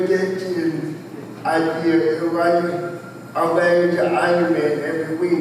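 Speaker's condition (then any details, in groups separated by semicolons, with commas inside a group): Cerebral palsy, spastic quadriplegia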